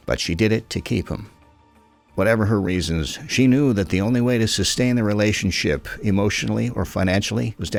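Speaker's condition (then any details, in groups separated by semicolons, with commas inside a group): No condition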